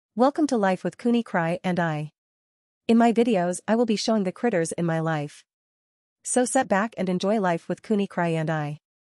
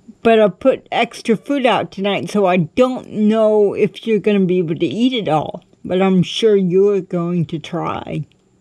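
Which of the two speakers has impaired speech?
The second: cerebral palsy; cannot walk, crawls to get around.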